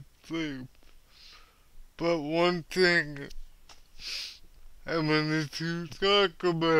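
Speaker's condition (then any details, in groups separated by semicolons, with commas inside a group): Cerebral palsy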